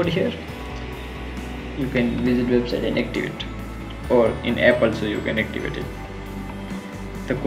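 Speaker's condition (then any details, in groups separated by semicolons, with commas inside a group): No condition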